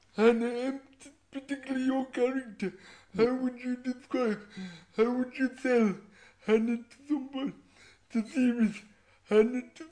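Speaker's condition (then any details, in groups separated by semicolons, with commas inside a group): Cerebral palsy; voice described as unusual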